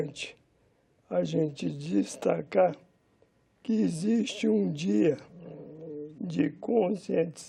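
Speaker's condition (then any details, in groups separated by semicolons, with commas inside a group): Amyotrophic lateral sclerosis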